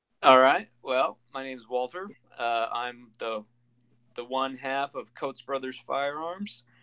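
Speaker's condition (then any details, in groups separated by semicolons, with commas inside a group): No condition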